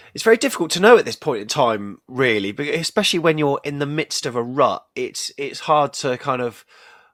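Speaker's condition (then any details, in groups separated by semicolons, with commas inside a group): No condition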